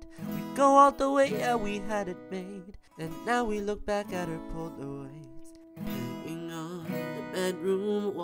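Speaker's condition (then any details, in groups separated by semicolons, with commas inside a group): No condition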